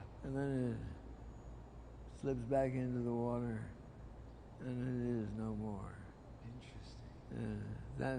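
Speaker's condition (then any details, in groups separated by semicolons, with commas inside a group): Parkinson's disease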